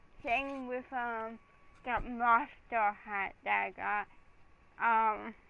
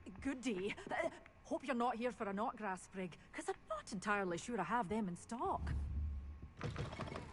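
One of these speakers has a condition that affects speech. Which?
The first: cerebral palsy.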